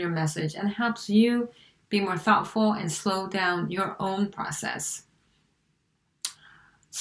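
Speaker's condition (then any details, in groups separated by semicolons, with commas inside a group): No condition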